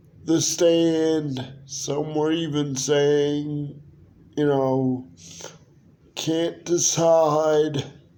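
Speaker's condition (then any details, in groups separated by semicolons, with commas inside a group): Cerebral palsy; wheelchair, needs transfer help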